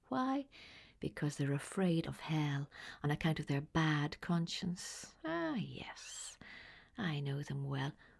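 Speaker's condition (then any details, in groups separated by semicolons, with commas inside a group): No condition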